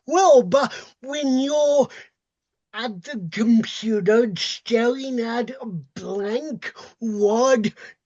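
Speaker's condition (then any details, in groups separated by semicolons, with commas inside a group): Cerebral palsy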